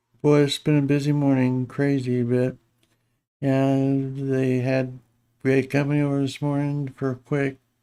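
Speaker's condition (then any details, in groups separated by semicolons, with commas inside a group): Parkinson's disease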